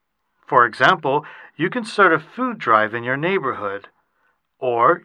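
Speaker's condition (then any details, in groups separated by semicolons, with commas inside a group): No condition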